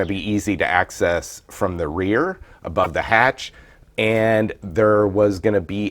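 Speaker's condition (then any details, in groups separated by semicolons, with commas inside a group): No condition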